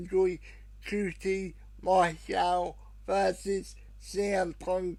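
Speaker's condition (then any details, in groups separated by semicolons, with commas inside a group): Cerebral palsy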